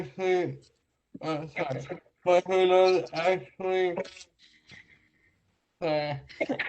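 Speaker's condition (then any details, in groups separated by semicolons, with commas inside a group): Traumatic brain injury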